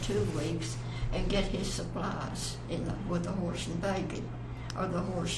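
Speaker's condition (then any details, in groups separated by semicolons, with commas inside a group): Parkinson's; onset many years earlier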